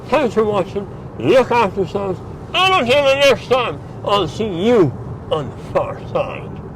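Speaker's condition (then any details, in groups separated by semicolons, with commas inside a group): Mouth cancer surgery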